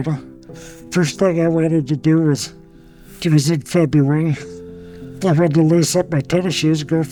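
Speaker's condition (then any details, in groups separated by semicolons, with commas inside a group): ALS; bulbar onset; diagnosed about 18 months after symptom onset; voice worsening, cannot blow up balloons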